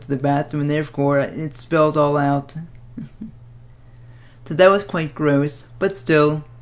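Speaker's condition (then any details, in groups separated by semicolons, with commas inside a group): Cerebral palsy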